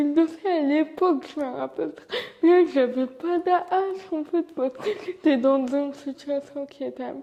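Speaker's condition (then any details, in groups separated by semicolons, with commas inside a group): Cerebral palsy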